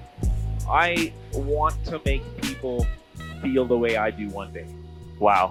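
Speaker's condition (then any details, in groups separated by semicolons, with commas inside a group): No condition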